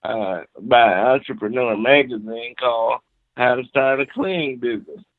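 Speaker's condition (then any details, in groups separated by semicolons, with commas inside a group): Cerebral palsy; speech sounds drunk or high to listeners, explains this upfront when phoning people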